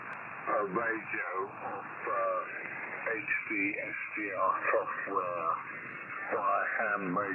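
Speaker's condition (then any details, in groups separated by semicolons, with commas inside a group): Mouth surgeries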